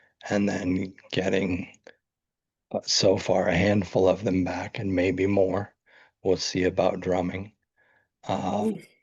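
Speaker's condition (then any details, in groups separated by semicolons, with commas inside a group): ALS; brain-computer interface implant; about 3.5 years with ALS, implant recently started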